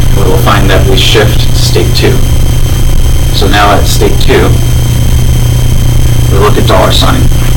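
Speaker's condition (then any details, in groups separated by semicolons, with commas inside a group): No condition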